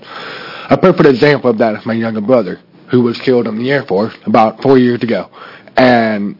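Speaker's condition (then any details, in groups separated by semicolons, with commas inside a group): Deafness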